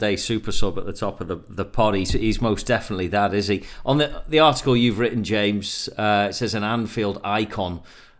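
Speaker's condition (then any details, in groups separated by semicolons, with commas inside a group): No condition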